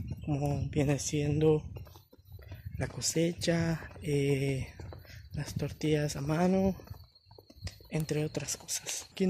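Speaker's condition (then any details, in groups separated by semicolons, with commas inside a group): No condition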